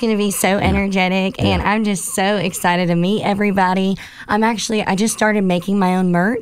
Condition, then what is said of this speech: Cleft palate. Again, with my cleft palate and stuff, sometimes I'll wake up and I don't have a voice.